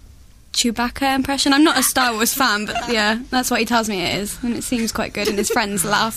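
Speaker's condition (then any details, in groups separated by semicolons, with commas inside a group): No condition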